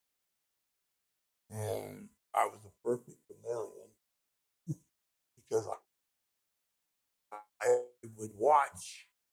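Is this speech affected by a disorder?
Yes: speech impediment.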